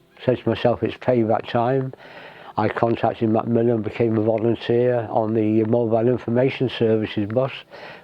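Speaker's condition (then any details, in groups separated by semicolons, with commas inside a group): Mouth cancer surgery; began as cheek ulcer, surgery with skin grafts, one saliva gland; stage T3, radiotherapy, chemotherapy, on medication; mouth dries when talking, tongue and lip swelling affect speech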